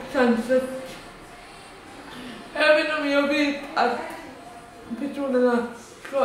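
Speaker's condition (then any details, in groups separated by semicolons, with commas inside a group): Dyskinetic cerebral palsy, severe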